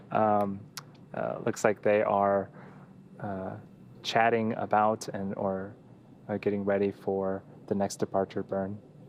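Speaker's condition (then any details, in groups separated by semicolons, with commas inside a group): No condition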